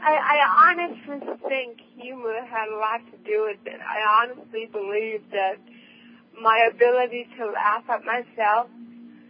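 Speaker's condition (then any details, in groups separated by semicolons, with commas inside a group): Cerebral palsy; present from birth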